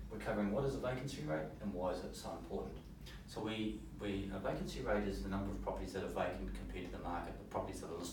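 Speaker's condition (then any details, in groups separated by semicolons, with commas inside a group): No condition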